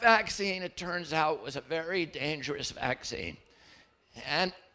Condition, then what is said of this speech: Dystonia. I want to start by apologizing for my voice.